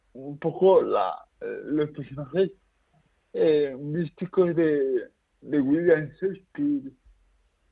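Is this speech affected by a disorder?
Yes: cerebral palsy; no intellectual disability.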